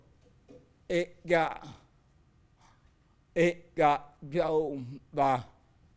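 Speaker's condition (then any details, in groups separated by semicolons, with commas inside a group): Cerebral palsy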